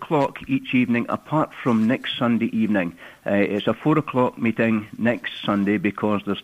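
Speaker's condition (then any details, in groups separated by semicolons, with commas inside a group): No condition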